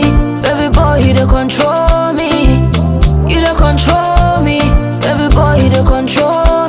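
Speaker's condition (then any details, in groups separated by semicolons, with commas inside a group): No condition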